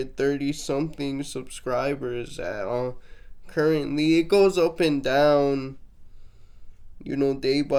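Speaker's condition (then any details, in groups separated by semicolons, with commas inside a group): Cerebral palsy, mixed, mild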